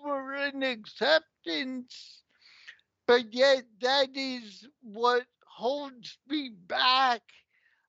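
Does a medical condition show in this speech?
Yes: cerebral palsy; slow walking.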